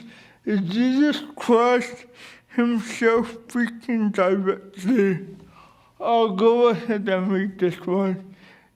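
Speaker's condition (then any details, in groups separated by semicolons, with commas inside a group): Cerebral palsy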